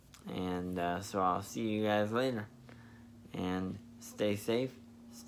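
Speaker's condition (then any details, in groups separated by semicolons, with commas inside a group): Spastic diplegia cerebral palsy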